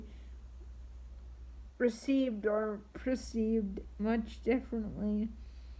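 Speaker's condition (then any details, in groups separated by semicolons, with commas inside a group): Triplegic cerebral palsy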